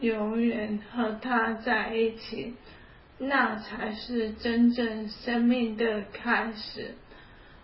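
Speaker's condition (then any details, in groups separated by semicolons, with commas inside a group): ALS; onset about three years ago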